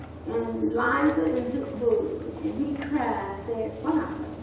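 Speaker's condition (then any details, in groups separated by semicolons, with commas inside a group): No condition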